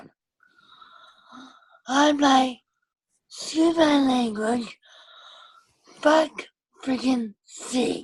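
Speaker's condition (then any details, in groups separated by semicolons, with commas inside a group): Cerebral palsy with ataxia; ataxia, tracheostomy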